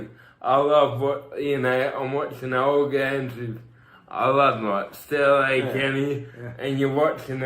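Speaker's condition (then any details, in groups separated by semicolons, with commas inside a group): Cerebral palsy; from birth, tight muscles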